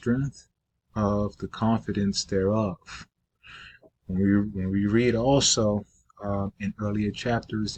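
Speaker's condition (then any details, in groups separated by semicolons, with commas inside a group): No condition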